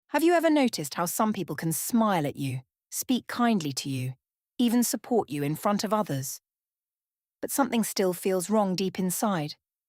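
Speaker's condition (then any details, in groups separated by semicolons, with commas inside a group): No condition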